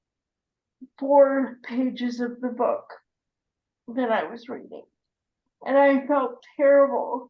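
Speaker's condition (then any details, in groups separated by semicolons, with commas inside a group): Cerebral palsy; arm spasms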